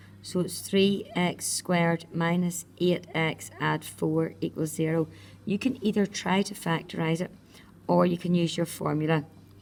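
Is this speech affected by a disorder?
No.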